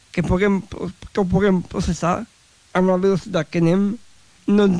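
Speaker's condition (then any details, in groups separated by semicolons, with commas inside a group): Down syndrome; dislikes being corrected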